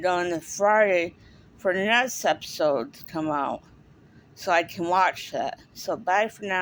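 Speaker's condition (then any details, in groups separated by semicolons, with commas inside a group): Cerebral palsy; speaks differently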